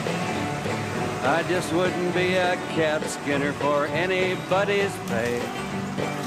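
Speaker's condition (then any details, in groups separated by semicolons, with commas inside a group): No condition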